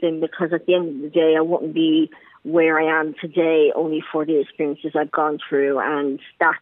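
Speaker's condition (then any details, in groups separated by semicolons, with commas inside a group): Cleft palate; congenital cleft palate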